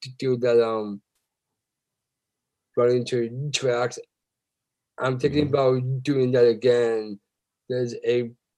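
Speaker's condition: Down syndrome

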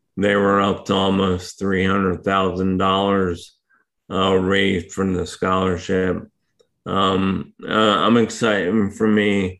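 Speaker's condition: ALS; difficulty speaking for long periods

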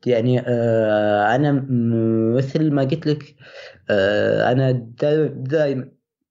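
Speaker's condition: Stuttering; onset age 10, previously largely controlled, gave presentations, spoke at Toastmasters, perfectionism possibly a contributing cause; worst period of stuttering so far, lacks willpower to work on it; difficulty communicating with people; repeated sounds

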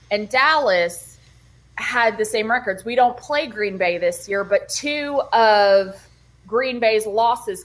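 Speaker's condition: No condition

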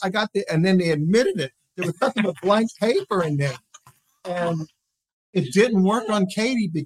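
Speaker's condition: No condition

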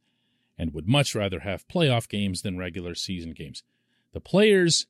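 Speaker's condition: No condition

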